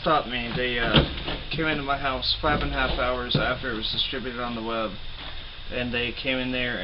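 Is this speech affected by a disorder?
No.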